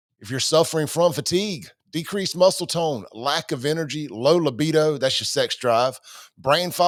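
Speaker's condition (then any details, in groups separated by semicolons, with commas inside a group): No condition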